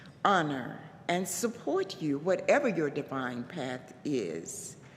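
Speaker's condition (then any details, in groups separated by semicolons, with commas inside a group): No condition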